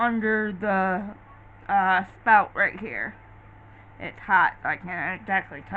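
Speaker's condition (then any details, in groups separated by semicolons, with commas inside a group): Cerebral palsy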